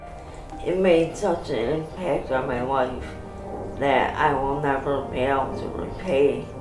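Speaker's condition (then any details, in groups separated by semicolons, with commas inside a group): Cerebral palsy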